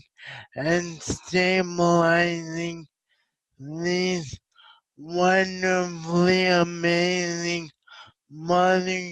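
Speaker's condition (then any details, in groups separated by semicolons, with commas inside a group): Traumatic brain injury; severe car accident at 18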